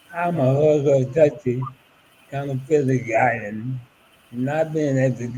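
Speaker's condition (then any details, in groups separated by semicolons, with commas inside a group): ALS; about eight years since diagnosis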